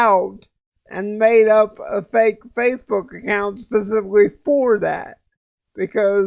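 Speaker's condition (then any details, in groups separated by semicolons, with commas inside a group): Cerebral palsy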